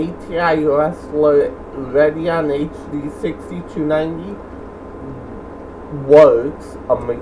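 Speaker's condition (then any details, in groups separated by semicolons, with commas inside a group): Cerebral palsy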